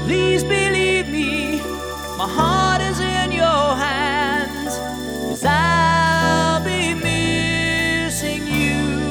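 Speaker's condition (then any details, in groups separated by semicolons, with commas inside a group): No condition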